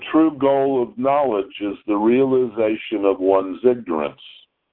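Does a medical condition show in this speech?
No.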